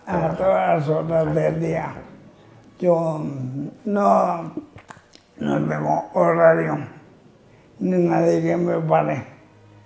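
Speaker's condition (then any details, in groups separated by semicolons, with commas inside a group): Amyotrophic lateral sclerosis (ela)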